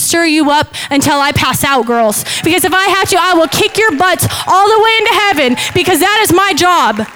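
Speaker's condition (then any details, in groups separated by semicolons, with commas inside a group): No condition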